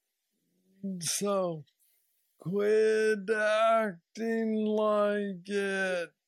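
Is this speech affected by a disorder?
Yes: Parkinson's disease; neurostimulator brain implant after 2 years.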